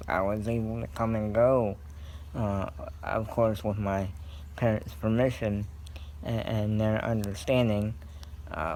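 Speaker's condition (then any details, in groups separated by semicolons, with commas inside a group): Cerebral palsy; scoliosis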